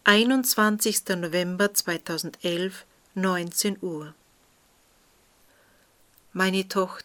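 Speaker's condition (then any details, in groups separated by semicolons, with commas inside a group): No condition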